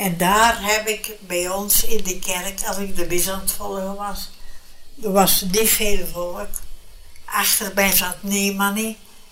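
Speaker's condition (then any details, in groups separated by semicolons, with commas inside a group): Brain hemorrhage; difficulty speaking, some letters no longer pronounceable, speaks less well than before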